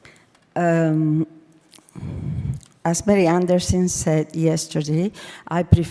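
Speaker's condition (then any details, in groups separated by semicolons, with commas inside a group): No condition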